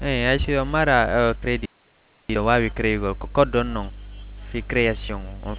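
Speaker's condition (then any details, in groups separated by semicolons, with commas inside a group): No condition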